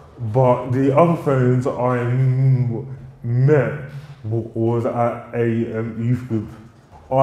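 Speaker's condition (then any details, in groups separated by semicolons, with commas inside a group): Cerebral palsy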